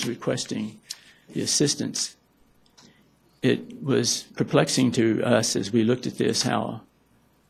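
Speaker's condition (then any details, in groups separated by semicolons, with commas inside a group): Parkinson's; may stumble over words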